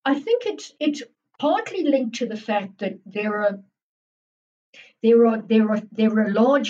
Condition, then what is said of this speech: Stuttering. And I now, every once in a while, I will trip over a word.